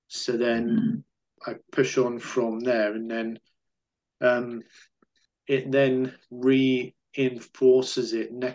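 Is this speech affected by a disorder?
Yes: stammering; stammer since childhood, talked little as child and teenager; stammers at times, pushes on, talks more than when younger, no longer hides stammer; here blocks.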